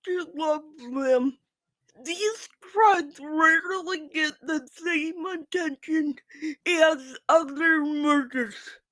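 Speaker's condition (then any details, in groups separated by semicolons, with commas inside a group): Physical speech impairment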